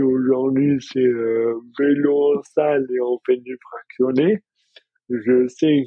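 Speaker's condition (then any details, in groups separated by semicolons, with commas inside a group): Dystonia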